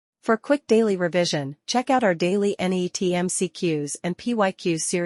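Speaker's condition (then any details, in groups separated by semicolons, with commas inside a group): No condition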